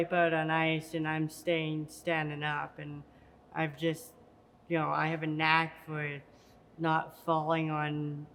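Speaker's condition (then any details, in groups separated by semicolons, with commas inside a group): Cerebral palsy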